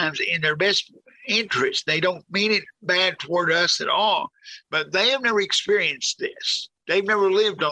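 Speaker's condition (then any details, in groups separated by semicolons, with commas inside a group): Cerebral palsy; severely disabled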